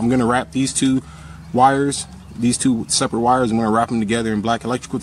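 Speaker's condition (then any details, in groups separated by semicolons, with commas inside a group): No condition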